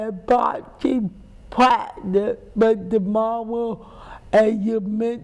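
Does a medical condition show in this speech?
Yes: cerebral palsy; speech impairment.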